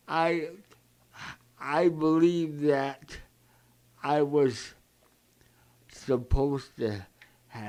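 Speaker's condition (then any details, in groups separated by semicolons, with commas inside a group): Cerebral palsy; present from birth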